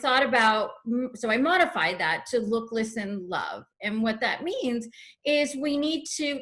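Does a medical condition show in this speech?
No.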